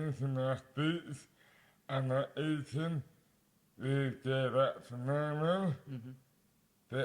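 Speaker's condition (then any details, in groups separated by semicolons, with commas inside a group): Dystonia; mouth impairment affects speech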